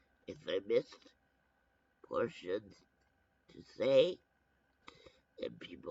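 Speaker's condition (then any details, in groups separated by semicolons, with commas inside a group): Brain injury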